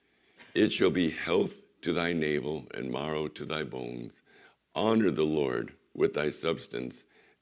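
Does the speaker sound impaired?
Yes: vocal cord surgery recovery; recovering from vocal cord surgery, resting voice, recent cold and coughing set recovery back.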